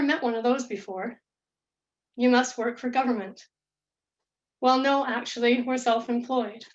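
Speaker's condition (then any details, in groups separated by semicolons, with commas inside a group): No condition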